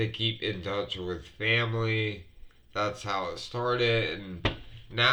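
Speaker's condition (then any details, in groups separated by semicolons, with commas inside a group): Multiple sclerosis; sometimes hard to breathe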